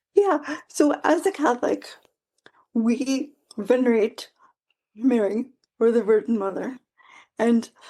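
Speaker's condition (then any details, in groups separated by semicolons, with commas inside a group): Quadriplegic cerebral palsy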